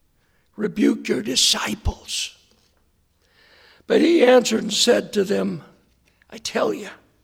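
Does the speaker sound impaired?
Yes: hoarseness after vocal cord surgery; earlier doctor attributed voice problem to aging, second opinion sought; post-operative check on Monday good, vocal cords look straight, hoarseness remains; hard to hear.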